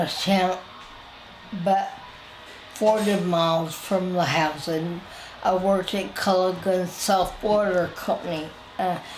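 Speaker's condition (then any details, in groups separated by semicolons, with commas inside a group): Spinal ataxia; wheelchair user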